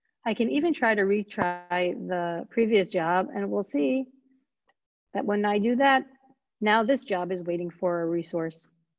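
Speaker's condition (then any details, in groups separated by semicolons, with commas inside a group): No condition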